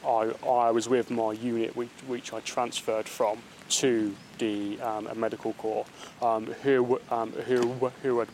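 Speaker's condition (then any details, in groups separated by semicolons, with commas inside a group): Stammer; stammer present throughout military career, unit fully aware of it; stammer vanished completely under incoming fire and pressure to save lives, once kept quiet to avoid embarrassment; repeated sounds, repeated words, prolonged sounds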